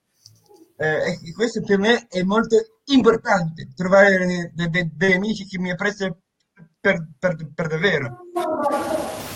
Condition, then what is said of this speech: Stuttering. Abbiamo bisogno proprio di continuare a lavorare sulle, eh, sul, sulla voce così possiamo essere più lisci quando eh, eh, dobbiamo ehm, provare il il nostro copione